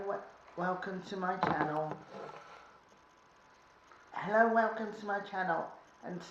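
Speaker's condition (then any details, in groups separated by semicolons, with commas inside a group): Cerebral palsy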